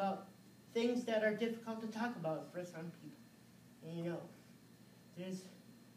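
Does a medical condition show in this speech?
Yes: cerebral palsy.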